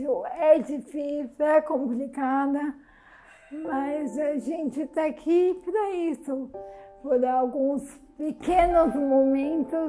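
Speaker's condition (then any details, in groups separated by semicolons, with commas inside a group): Amyotrophic lateral sclerosis, bulbar onset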